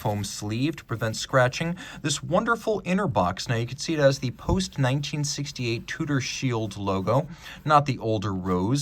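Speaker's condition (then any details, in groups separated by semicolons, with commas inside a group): No condition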